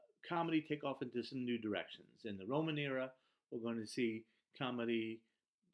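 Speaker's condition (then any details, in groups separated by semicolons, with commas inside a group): No condition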